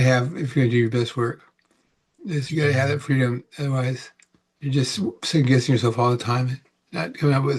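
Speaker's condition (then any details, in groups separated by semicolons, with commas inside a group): Parkinson's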